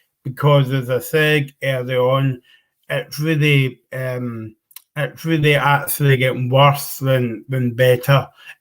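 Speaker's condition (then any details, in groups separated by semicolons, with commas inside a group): Cerebral palsy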